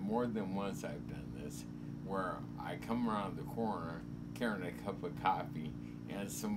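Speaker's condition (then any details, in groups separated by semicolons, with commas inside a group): Parkinson's disease; about seven years since symptoms, recent intranasal stem cell procedure; difficulty with speech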